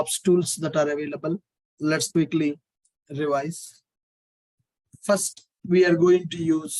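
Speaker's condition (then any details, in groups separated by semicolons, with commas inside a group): No condition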